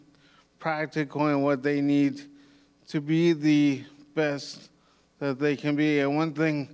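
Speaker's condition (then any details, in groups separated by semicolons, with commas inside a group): Cerebral palsy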